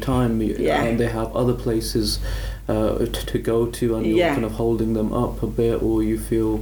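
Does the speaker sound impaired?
No.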